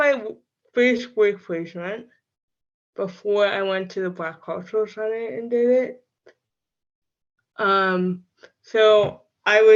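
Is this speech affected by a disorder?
Yes: cerebral palsy.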